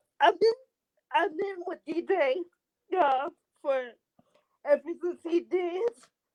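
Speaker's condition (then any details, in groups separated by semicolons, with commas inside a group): Cerebral palsy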